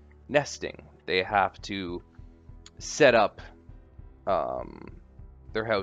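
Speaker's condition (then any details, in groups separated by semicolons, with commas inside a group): No condition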